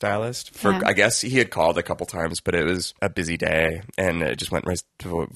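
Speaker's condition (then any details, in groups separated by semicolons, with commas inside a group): No condition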